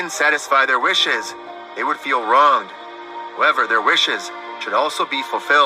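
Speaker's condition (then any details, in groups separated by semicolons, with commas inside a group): No condition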